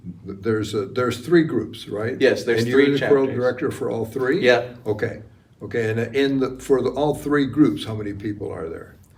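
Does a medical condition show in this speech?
No.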